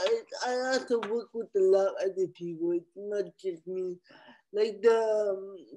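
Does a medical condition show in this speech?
Yes: cerebral palsy.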